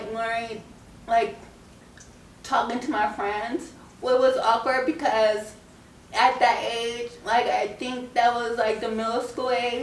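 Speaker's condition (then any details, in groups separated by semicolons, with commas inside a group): Cerebral palsy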